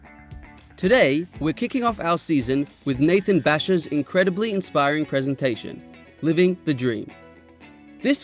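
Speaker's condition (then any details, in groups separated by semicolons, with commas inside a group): No condition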